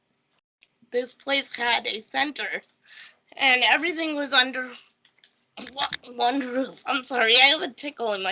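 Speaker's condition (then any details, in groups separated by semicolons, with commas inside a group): Cerebral palsy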